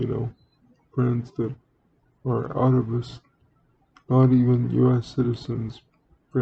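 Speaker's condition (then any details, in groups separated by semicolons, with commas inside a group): Cerebral palsy; wheelchair user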